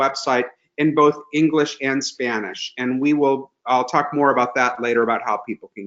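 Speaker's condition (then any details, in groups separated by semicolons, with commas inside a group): No condition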